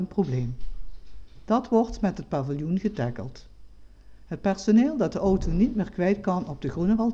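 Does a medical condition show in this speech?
No.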